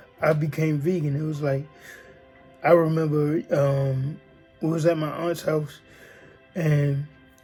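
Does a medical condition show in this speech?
Yes: cerebral palsy, spastic diplegia.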